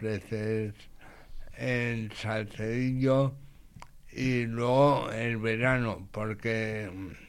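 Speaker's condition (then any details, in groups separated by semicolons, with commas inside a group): Condition akin to cerebral palsy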